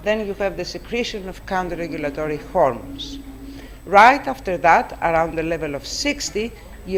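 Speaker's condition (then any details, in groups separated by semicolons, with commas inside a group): No condition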